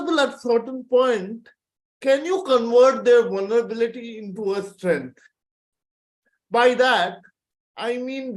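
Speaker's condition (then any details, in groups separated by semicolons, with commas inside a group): Cerebral palsy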